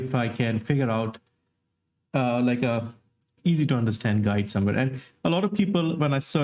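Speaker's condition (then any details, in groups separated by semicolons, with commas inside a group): No condition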